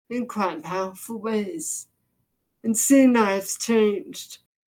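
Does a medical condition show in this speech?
Yes: deafness, severe; can hardly understand speech, vocabulary partly picked up from reading.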